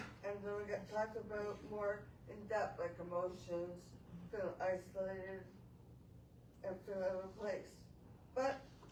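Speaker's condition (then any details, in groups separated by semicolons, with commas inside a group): Traumatic brain injury; difficulty talking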